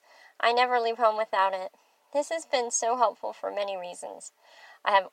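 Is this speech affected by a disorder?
Yes: bilateral cleft lip and palate; without partial air escapes to nasal passage, mushy unclear speech, could not roll r's, now improved.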